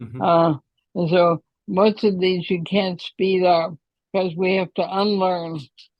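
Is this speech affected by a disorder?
Yes: ALS.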